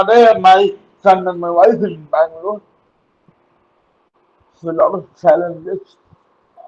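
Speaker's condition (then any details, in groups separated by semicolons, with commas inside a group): Cerebral palsy; uses wheelchair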